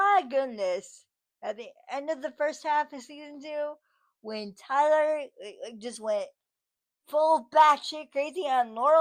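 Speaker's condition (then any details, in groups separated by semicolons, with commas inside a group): Cerebral palsy, spastic; from birth, muscle spasms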